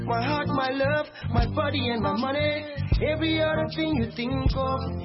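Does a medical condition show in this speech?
No.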